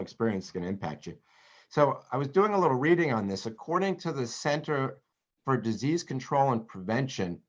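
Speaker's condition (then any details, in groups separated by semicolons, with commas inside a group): No condition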